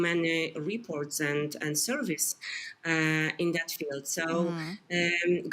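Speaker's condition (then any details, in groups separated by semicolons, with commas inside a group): No condition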